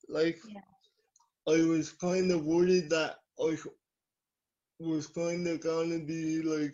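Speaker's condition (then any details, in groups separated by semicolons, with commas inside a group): Cerebral palsy; from birth, scoliosis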